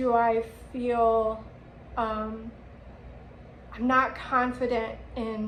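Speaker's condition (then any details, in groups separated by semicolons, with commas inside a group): No condition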